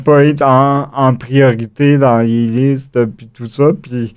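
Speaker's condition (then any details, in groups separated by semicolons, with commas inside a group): Cerebral palsy; epileptic seizure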